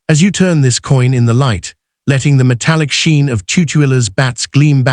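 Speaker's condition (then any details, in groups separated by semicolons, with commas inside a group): No condition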